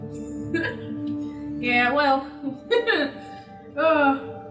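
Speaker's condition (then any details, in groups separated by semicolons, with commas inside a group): No condition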